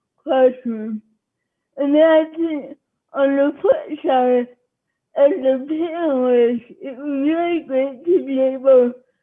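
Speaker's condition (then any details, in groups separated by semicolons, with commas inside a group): Cerebral palsy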